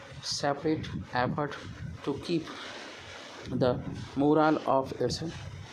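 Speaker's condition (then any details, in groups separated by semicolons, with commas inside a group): No condition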